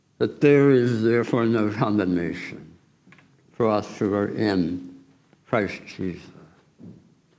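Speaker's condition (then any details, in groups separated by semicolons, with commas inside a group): Tongue cancer surgery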